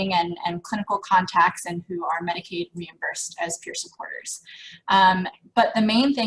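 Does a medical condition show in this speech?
No.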